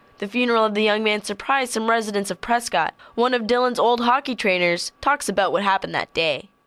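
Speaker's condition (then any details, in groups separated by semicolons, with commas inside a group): No condition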